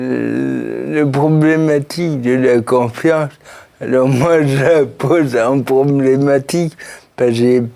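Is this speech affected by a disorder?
Yes: cerebral palsy; since birth, birth injury.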